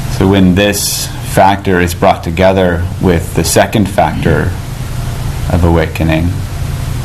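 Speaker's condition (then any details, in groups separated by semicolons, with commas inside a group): No condition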